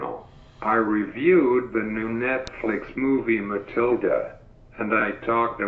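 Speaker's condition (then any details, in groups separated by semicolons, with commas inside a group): Cerebral palsy; uses wheelchair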